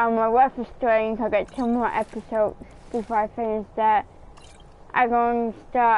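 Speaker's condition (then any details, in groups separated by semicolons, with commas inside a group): Cerebral palsy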